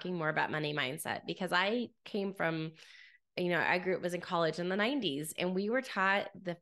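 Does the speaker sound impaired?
No.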